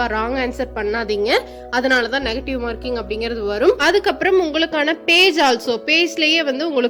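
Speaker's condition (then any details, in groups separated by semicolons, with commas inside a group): No condition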